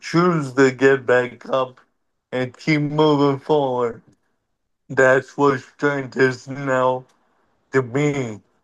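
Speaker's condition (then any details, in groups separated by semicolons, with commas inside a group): Cerebral palsy; uses wheelchair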